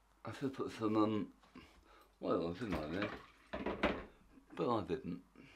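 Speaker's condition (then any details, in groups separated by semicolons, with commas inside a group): Tongue cancer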